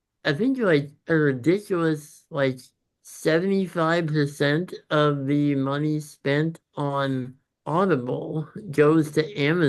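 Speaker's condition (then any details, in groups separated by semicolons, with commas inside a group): Congenital muscular dystrophy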